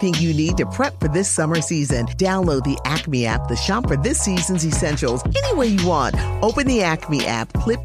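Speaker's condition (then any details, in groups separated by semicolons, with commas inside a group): No condition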